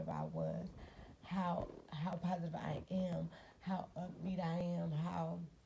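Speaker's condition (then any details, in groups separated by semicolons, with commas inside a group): Cerebral palsy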